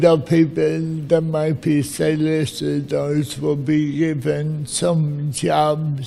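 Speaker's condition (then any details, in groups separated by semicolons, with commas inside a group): Cerebral palsy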